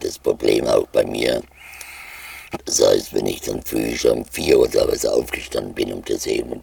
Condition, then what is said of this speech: Laryngectomy. Unser Patient spricht auch mit einem Stimmschandventil.